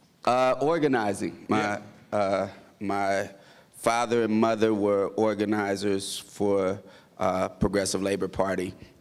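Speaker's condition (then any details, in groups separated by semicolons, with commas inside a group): No condition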